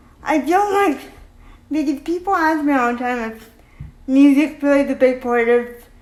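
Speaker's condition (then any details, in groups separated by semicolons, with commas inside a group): Cerebral palsy; can speak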